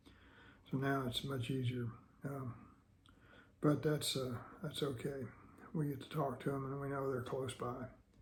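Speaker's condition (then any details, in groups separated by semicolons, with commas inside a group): Parkinson's disease; persistent voice problem, thick saliva, frequent throat clearing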